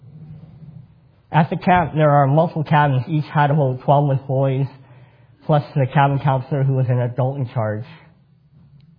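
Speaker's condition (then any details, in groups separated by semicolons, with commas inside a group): Cleft palate; congenital cleft palate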